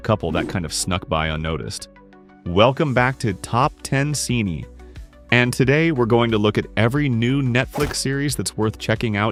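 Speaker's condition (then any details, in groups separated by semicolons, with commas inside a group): No condition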